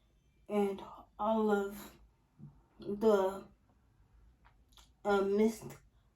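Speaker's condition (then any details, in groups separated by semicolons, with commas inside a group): Spastic quadriplegic cerebral palsy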